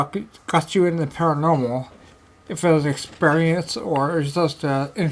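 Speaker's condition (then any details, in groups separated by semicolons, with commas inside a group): Ataxia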